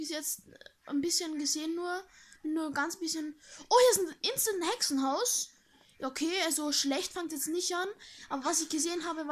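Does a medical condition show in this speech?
No.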